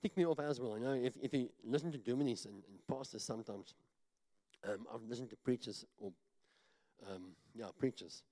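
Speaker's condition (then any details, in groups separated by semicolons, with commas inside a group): Cleft palate; talks funny, self-described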